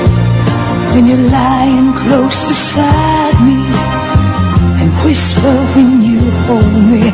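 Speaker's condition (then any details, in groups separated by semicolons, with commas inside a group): No condition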